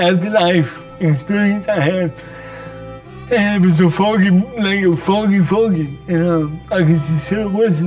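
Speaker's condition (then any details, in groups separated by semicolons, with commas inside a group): Cerebral palsy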